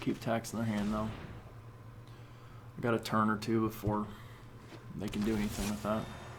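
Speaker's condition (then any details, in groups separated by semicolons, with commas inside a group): No condition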